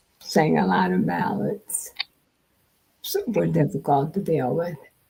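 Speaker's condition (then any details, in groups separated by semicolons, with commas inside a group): Multiple sclerosis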